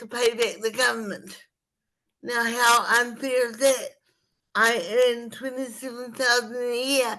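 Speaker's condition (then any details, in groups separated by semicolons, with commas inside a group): Spastic cerebral palsy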